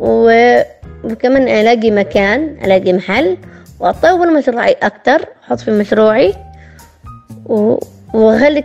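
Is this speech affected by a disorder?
Yes: Down syndrome; present from birth, born premature, heart stopped at birth, on devices and breathing machine as newborn; 23 years old.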